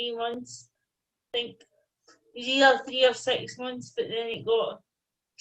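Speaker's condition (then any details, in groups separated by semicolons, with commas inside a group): Cerebral palsy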